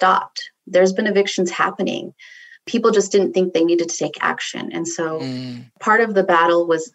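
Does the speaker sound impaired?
No.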